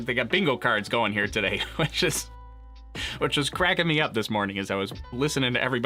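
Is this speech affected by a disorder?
No.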